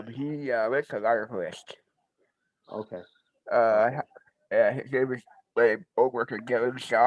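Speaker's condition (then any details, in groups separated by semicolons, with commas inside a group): Cerebral palsy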